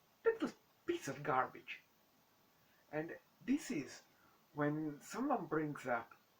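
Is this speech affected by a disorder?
No.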